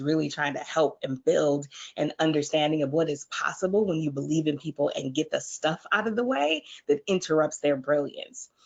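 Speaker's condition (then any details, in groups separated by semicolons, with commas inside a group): No condition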